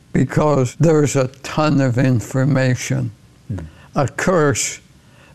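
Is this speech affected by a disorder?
Yes: ALS; progressive ALS.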